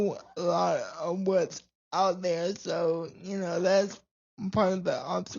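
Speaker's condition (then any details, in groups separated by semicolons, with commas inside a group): Cerebral palsy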